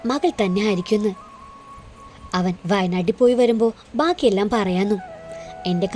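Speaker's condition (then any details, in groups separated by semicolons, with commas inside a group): No condition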